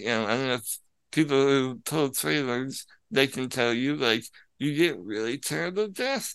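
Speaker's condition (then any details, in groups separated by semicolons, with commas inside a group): Spinal muscular atrophy; wheelchair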